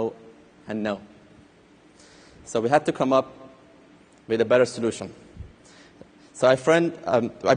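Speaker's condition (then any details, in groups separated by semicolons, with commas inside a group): No condition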